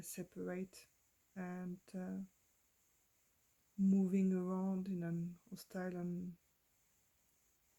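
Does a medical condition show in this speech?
No.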